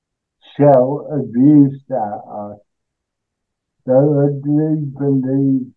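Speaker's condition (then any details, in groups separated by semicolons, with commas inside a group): Cerebral palsy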